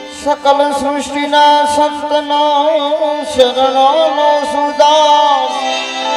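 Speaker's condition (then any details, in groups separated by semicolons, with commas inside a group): No condition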